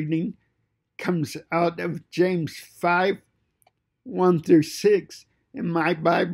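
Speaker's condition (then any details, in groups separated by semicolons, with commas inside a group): Cerebral palsy; fine motor impairment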